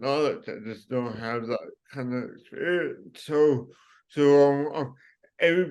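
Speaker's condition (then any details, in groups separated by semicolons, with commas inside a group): Cerebral palsy; from birth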